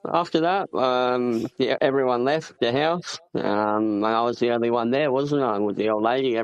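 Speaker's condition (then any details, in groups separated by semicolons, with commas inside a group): Cleft palate; congenital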